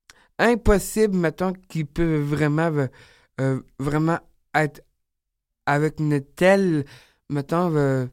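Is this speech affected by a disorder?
Yes: Down syndrome; described as very talkative, at ease and eager to speak.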